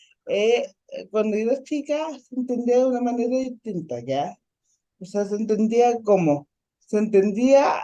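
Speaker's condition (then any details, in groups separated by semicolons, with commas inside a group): Ataxic cerebral palsy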